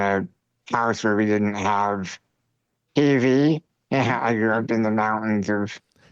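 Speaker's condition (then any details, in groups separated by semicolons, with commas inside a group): Spinal muscular atrophy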